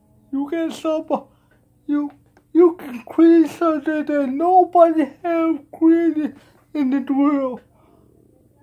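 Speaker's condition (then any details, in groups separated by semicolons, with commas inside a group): Cerebral palsy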